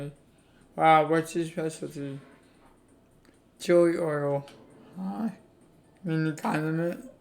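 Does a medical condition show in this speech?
Yes: cerebral palsy; affects legs.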